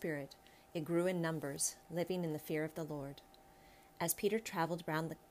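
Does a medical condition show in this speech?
No.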